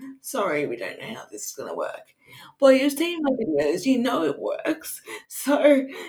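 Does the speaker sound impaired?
Yes: cerebral palsy; wheelchair user, needs support worker, none available pre-NDIS; speech higher on bad days, people on cam often think drunk at first.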